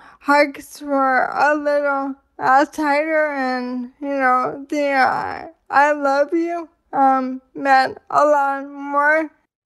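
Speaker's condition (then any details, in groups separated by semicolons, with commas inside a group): ALS; slurred speech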